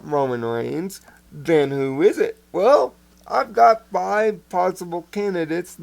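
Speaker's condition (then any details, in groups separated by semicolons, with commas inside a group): Cerebral palsy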